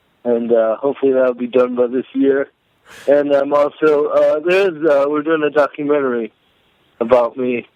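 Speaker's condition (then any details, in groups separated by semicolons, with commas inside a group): Cerebral palsy; may sound drunk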